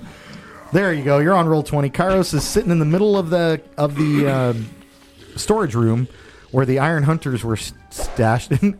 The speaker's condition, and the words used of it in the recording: None; typical speech.